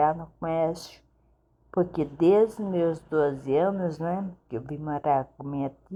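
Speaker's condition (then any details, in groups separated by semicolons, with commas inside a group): Cerebellar ataxia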